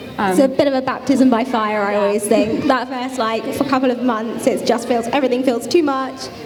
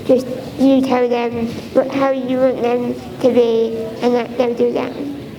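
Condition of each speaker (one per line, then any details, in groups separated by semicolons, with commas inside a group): No condition
Spinal muscular atrophy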